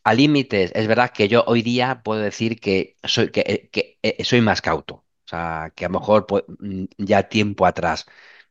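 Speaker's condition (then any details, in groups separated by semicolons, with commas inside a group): Stuttering; sometimes stutters more than usual in class, pauses, laughs it off; repeated sounds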